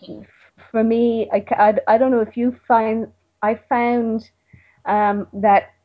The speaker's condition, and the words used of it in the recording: Stuttering. That I am okay even if I'm still a bit covert.